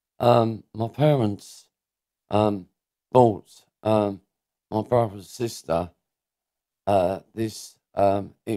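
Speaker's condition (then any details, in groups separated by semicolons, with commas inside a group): Cerebral palsy; diagnosed as baby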